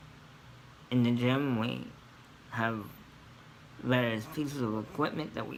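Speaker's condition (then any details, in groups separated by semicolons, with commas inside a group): Cerebral palsy; scoliosis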